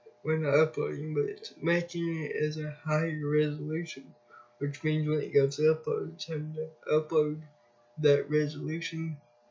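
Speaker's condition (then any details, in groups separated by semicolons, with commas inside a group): Cerebral palsy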